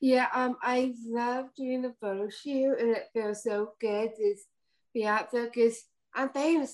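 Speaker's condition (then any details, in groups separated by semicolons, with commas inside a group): Down syndrome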